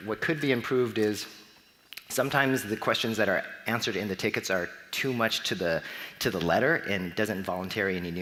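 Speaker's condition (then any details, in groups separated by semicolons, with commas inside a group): No condition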